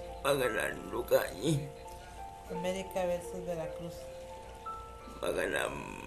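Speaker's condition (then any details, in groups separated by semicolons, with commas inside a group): Cerebral palsy; speech affected by condition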